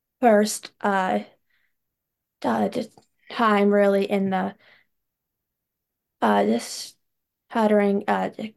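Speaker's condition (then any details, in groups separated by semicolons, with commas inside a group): Stuttering; childhood onset, father and brother stutter, coexisting hearing loss unrelated to stuttering, speech therapy from kindergarten; blocks often silent, mistaken for technical problems on video calls, keeps camera on; blocks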